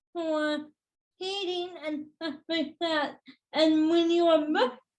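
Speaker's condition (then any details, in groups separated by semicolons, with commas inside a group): Cerebral palsy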